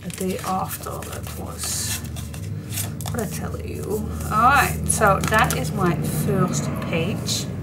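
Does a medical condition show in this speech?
No.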